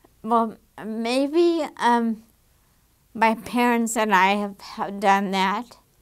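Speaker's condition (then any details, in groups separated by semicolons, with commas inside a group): Damaged diaphragm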